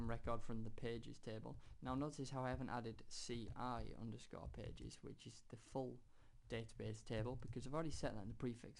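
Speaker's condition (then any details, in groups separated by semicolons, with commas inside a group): No condition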